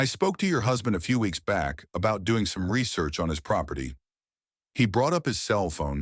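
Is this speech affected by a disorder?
No.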